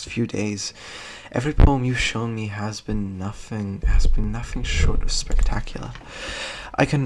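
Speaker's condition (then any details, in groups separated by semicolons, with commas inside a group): No condition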